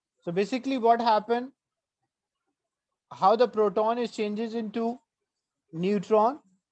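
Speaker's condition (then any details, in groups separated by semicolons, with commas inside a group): No condition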